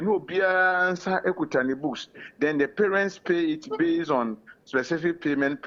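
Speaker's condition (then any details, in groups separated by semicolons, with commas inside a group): No condition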